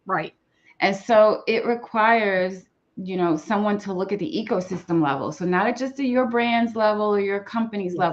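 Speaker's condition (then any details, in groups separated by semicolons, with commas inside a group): No condition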